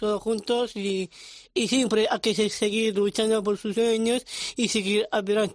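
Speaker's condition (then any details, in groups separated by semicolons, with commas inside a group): Down syndrome; extra chromosome 21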